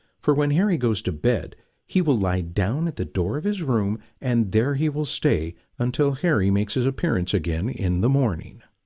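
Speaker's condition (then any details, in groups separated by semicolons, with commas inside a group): No condition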